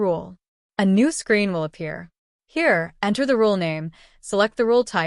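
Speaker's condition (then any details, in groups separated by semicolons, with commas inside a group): No condition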